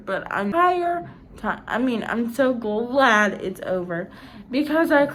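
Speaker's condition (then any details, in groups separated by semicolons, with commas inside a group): Cerebral palsy; affects foot; foot reconstructive surgery considered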